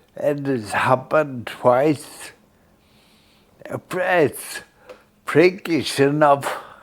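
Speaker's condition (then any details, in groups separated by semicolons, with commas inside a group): Friedreich's ataxia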